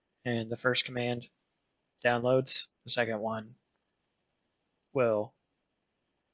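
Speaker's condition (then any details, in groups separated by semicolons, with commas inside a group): No condition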